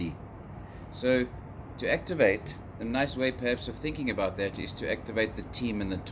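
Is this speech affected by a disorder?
No.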